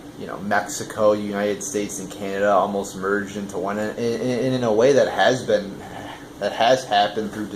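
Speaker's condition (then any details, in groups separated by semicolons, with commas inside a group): No condition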